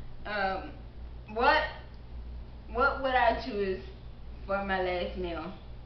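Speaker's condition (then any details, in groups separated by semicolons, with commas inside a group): Cerebral palsy; caused by birth stroke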